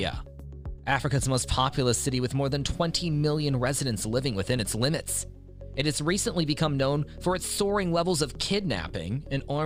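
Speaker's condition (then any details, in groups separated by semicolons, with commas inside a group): No condition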